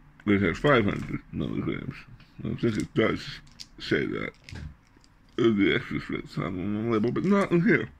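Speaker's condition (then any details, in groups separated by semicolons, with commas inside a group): Glossectomy with reconstructed tongue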